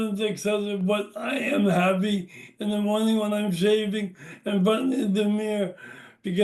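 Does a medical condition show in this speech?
Yes: brain injury.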